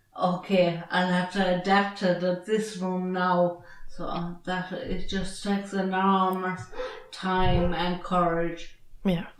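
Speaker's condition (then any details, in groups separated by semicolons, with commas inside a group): Traumatic brain injury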